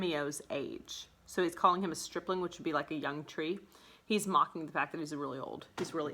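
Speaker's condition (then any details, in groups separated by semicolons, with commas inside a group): No condition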